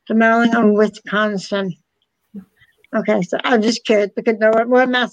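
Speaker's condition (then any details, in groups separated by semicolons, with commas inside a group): Hard of hearing, cochlear implant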